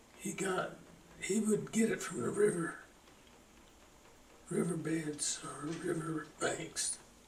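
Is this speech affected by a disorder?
Yes: Parkinson's; slowing down.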